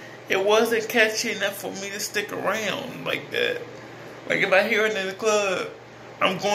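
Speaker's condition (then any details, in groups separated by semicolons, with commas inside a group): Cerebral palsy; speech is not the best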